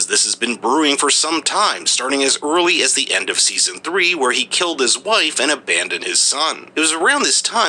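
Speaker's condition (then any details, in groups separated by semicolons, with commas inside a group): No condition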